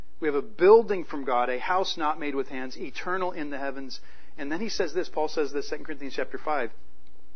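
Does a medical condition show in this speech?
No.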